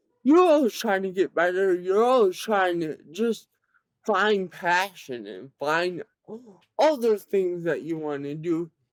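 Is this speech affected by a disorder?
Yes: cerebral palsy; present from birth, severe.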